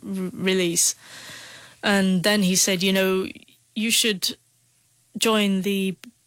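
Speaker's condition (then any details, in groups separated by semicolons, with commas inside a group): Stammer; hidden about 10 years by age 16, Scatman John urged British Stammering Association; hid stammer by withdrawing, speaking little, terrified of phone, typing felt like artificial fluency; blocks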